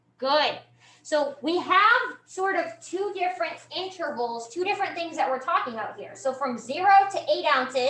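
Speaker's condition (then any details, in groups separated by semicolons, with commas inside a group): No condition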